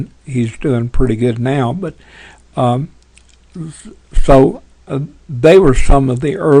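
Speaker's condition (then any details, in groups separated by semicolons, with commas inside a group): Parkinson's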